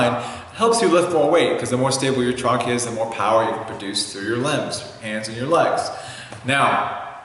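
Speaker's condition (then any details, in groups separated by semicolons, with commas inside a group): No condition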